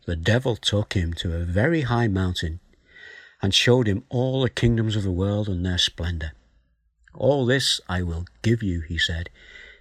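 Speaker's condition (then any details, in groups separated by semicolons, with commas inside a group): No condition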